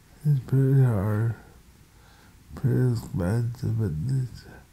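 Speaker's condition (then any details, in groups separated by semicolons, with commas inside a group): Multiple sclerosis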